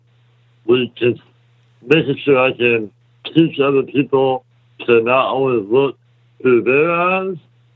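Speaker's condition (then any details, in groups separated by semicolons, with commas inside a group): Muscular dystrophy; congenital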